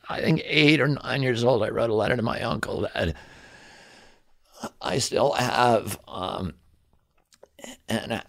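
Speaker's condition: Spasmodic dystonia; voice affected

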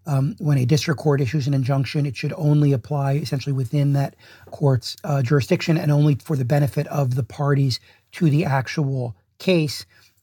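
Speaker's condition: No condition

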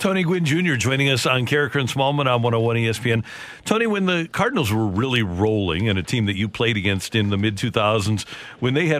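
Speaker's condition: No condition

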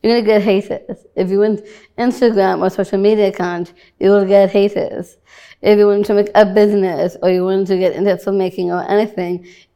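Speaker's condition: Down syndrome

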